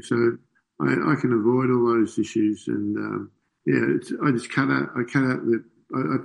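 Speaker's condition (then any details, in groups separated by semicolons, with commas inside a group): Parkinson's disease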